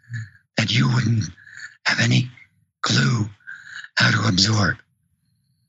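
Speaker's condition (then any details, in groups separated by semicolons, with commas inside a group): Vocal cord paralysis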